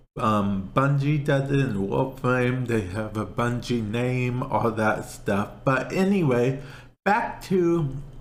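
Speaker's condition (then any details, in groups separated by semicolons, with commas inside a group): Cerebral palsy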